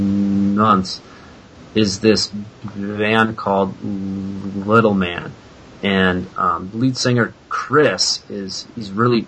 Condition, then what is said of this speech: Stuttering. It really clicks for me when I'm kind of allowing myself to stutter a little differently and stutter with some more prolongation